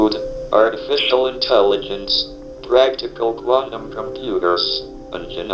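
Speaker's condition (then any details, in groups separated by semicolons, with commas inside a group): ALS, speech-generating device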